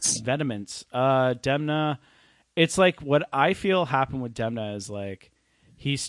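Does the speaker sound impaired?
No.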